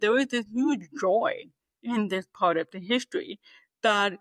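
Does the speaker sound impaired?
Yes: deafness, 98% hearing loss; communicates primarily through oral speech, knows little sign language, removes hearing aids after noisy days.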